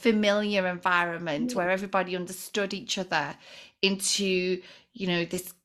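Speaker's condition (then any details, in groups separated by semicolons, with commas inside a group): No condition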